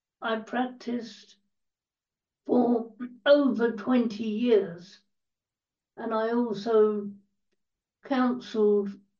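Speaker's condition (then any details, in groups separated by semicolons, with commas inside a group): Cerebral palsy; quadriplegia, wheelchair user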